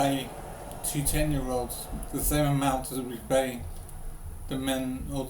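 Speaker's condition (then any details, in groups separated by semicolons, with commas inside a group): Brain injury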